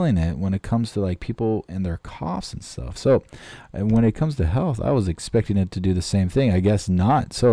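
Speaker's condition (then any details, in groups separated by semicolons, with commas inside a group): No condition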